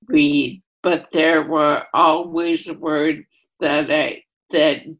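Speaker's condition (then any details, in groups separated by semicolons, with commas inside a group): ALS, primary lateral sclerosis; voice affected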